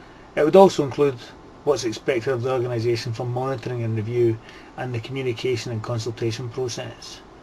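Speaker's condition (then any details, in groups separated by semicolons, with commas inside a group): No condition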